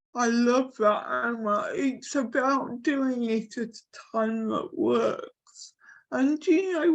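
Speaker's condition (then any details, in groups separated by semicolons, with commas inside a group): Cerebral palsy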